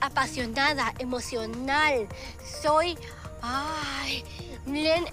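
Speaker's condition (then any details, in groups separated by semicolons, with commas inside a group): Down syndrome; short limbs, small hands, feet and arms, clothing tight at neck and torso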